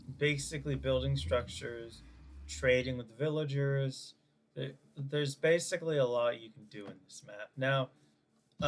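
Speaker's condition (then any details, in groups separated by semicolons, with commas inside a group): No condition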